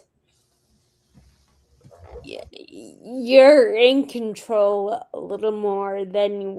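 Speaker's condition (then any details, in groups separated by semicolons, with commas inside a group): Friedreich's ataxia; handwriting and speech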